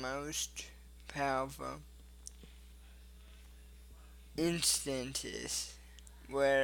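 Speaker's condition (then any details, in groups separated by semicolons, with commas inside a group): Cerebral palsy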